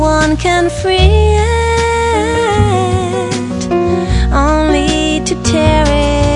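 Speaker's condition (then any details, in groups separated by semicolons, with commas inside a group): No condition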